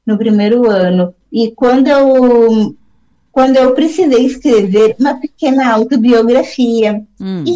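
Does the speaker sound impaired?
Yes: Down syndrome.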